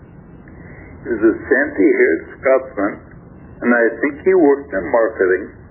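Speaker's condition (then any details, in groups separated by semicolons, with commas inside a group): Stroke affecting throat muscles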